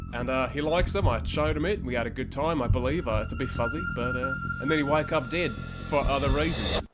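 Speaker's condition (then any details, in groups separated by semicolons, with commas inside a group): No condition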